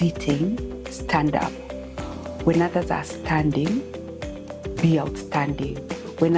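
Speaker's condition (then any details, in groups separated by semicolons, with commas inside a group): No condition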